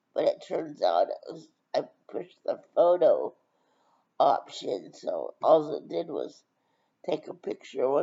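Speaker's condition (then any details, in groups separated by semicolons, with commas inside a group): Brain injury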